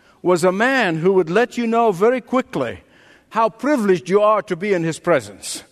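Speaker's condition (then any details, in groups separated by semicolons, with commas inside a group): No condition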